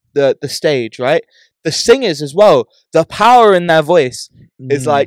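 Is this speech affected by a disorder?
No.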